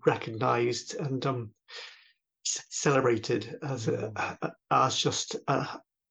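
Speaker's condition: Stammering; talks with a stammer; repeated sounds, repeated words

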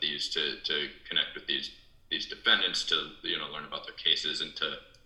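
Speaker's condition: No condition

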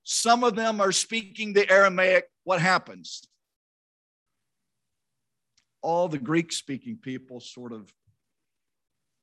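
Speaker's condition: No condition

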